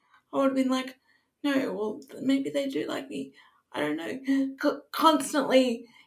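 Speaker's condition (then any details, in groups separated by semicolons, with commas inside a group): Cerebral palsy; wheelchair user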